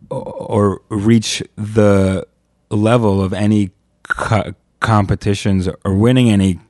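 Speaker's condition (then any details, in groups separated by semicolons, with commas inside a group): Stuttering; stuttering since childhood; stutter-like tension when signing own name, worse under pressure or with people watching; repeated sounds, blocks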